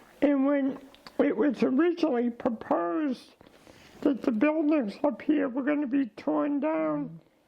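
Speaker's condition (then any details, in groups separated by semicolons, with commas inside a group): ALS; diagnosed about 15 months ago, declining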